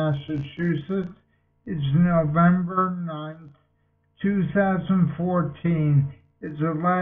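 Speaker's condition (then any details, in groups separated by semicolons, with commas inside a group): Multiple sclerosis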